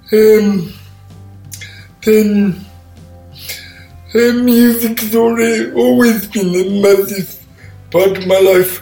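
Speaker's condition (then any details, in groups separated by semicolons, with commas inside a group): Cerebral palsy; takes listeners a while to catch on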